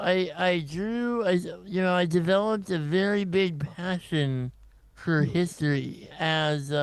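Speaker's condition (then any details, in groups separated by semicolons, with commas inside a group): Congenital muscular dystrophy; congenital muscular dystrophy, scoliosis surgery, tracheostomy, feeding tube; diagnosed in infancy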